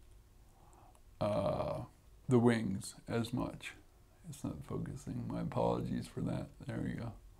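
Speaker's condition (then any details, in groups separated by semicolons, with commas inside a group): Cerebral palsy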